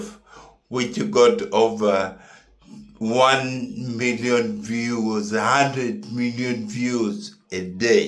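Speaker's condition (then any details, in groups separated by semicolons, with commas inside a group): Neurological disease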